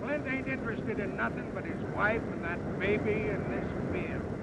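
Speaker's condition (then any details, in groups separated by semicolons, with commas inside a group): No condition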